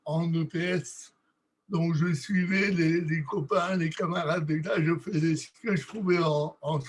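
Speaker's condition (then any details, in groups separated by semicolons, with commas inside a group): Cerebral palsy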